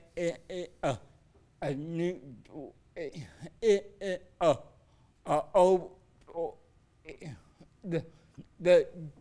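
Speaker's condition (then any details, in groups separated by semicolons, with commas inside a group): Cerebral palsy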